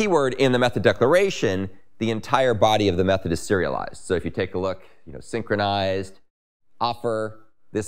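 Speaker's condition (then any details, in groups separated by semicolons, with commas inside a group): No condition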